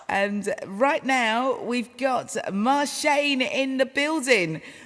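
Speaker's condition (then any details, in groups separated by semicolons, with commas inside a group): No condition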